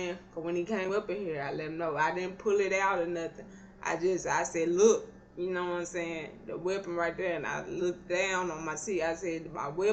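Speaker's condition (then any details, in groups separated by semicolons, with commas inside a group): Cerebral palsy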